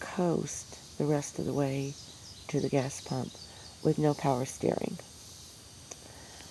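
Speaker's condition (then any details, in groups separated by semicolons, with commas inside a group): No condition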